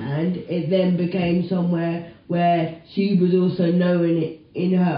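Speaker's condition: Cerebral palsy quadriplegia; full-time electric wheelchair user

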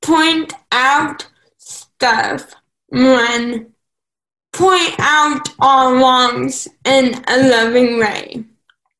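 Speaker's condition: Cerebral palsy; some mental developmental delay

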